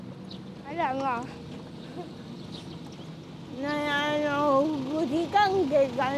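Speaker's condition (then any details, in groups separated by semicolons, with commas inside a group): Cerebral palsy; severe, only mouth moves, cannot sit unaided, wheelchair; age 42; unfamiliar listeners confused at first, understood after a while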